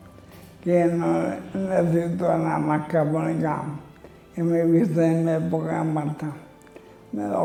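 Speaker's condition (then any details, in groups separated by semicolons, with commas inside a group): Amyotrophic lateral sclerosis (ela)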